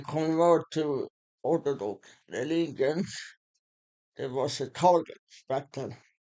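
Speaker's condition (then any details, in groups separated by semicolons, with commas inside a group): Muscular Parkinson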